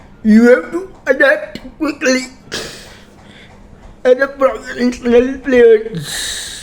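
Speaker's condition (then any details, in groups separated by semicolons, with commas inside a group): Cerebral palsy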